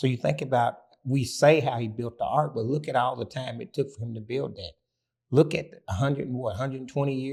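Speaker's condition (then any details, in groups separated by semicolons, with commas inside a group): No condition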